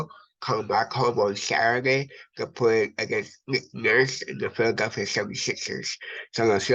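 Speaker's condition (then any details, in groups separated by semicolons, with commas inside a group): Cerebral palsy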